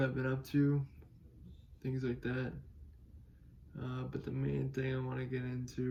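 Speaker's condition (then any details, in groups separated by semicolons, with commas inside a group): Cerebral palsy; able to speak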